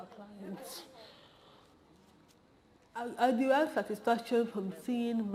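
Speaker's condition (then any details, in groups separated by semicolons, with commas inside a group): Cerebral palsy; brain damage from neonatal jaundice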